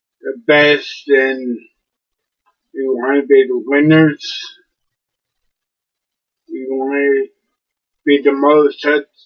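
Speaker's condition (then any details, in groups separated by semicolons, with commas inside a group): Cerebellar ataxia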